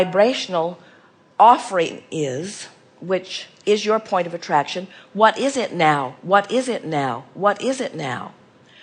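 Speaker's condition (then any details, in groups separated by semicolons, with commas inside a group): No condition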